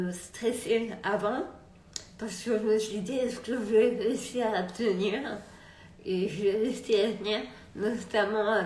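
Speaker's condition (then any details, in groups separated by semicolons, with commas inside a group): Multiple sclerosis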